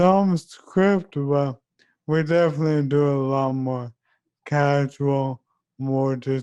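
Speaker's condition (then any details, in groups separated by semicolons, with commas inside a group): ALS; leg onset, speech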